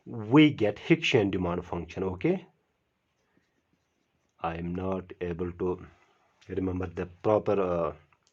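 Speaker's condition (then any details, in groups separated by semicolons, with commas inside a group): No condition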